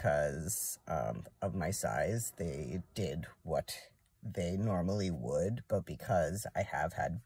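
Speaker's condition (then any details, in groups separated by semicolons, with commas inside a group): No condition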